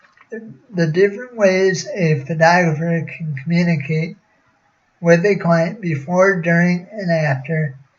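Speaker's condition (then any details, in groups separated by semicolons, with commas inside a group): Cerebral palsy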